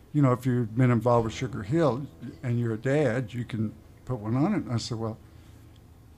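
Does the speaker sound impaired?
No.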